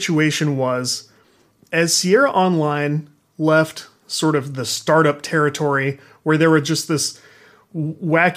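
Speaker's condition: No condition

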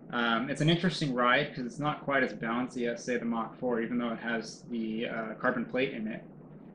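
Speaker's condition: No condition

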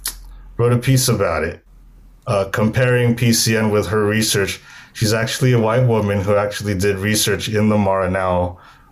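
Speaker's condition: No condition

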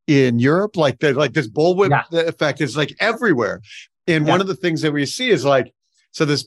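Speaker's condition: No condition

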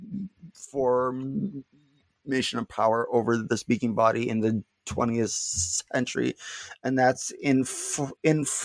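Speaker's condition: Stuttering; not stuttering much at time of recording; repeated sounds, prolonged sounds, blocks

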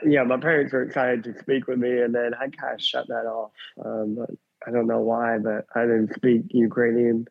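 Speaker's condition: Cleft lip and palate; congenital

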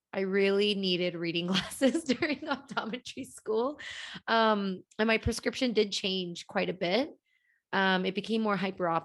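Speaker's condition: No condition

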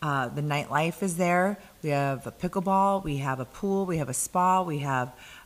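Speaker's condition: No condition

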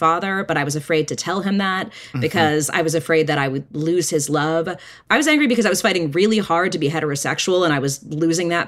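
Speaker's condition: No condition

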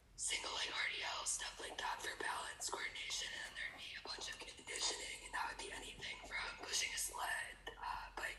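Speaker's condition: Laryngeal papillomatosis; recurring small papillomas growing in airway, periodic laser surgery to keep airway open; laser surgery to remove papillomas about a week ago; papillomas can block airway completely if not removed

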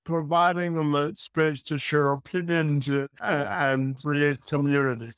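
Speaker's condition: Cerebral palsy; born three months premature

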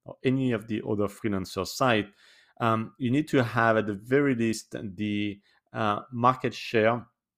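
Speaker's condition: No condition

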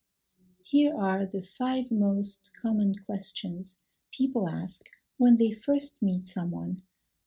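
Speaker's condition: No condition

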